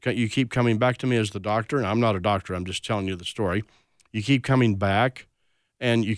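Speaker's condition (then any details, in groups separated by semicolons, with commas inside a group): No condition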